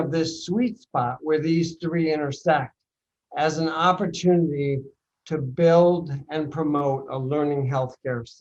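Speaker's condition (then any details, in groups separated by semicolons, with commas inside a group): Bulbar onset ALS, mild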